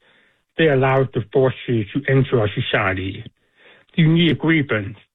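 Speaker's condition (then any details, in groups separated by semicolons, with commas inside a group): Deafness; deaf accent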